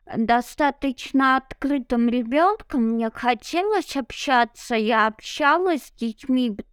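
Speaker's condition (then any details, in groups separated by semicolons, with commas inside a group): Cerebral palsy; no wheelchair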